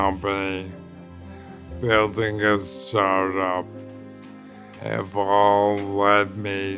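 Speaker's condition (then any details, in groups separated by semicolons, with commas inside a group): ALS; shortness of breath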